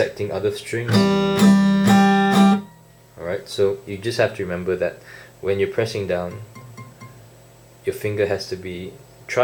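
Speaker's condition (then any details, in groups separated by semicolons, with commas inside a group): No condition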